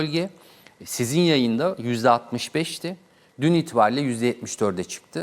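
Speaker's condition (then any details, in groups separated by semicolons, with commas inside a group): No condition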